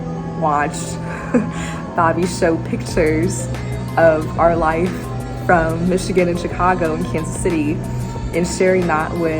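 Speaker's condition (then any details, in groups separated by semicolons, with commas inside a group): No condition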